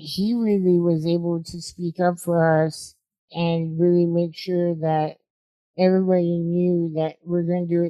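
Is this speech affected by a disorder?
Yes: spinal muscular atrophy type 2; uses microphone as voice-driven beat pad instead of keyboard.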